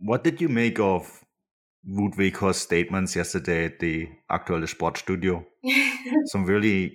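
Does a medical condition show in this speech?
No.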